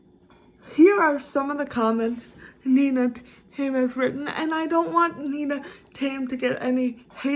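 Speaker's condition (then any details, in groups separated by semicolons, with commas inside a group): Cerebral palsy, severe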